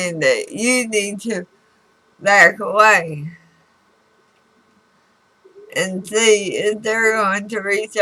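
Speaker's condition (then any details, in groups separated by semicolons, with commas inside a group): Throat cancer radiation damage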